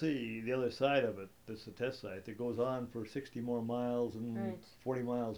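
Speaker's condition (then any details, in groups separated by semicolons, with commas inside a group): No condition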